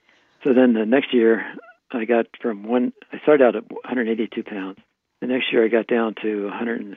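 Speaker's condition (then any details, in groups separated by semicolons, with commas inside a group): Parkinson's disease; right hand tremor at onset, slack face, practices smiling, suspected cause fertilizer fumes, Magic Marker xylene; on carbidopa levodopa, tremors gone, functioning almost normally, Requip and other dopamine agonists tried earlier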